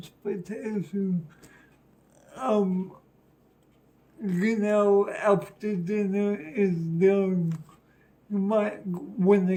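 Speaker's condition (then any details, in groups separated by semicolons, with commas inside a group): Cerebral palsy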